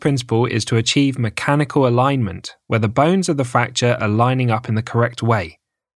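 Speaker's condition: No condition

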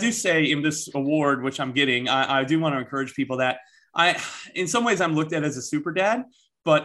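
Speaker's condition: No condition

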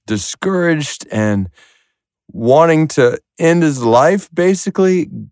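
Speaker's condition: No condition

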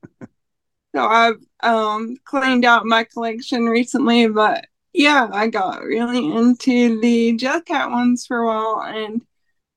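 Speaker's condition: Cerebral palsy; would like to have it

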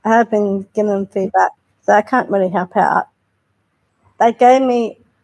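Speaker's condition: Down syndrome; intellectual disability

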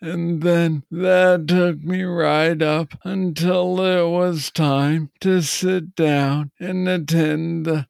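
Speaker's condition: Parkinson's disease; young onset

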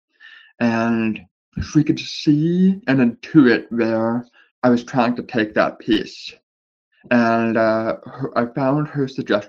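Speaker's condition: Deafness with speech impediment; born deaf, years of speech therapy, cannot really hear voices in interviews

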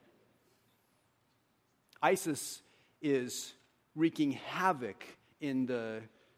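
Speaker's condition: No condition

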